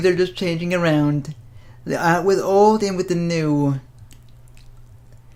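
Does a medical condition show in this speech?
Yes: cerebral palsy; speaks fast.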